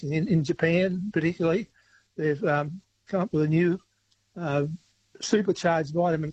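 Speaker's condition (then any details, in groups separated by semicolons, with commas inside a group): Parkinson's; age 81, daily Parkinson's tablets in use for 50-60 years, about 20 tablets daily during recent trek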